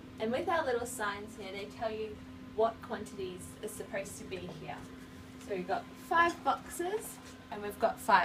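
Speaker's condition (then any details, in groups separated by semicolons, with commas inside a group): No condition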